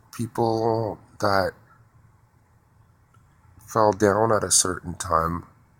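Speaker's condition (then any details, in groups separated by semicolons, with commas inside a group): No condition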